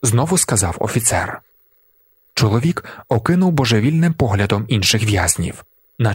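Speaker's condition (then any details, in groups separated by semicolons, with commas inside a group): No condition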